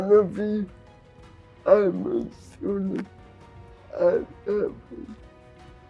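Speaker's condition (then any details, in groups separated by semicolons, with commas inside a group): Athetoid cerebral palsy; athetoid type, present since birth; physical therapy over a decade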